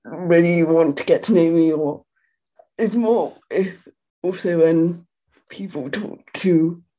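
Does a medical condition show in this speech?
Yes: quadriplegic cerebral palsy; present from birth, muscles move uncontrollably; physiotherapy, riding at local RDA recommended by physiotherapist, riding gives temporary relief.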